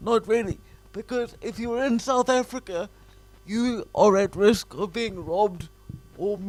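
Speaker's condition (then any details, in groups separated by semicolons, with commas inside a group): Cerebral palsy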